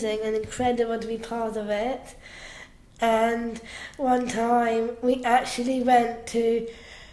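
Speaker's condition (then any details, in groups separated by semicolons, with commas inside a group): Down syndrome; down syndrome since birth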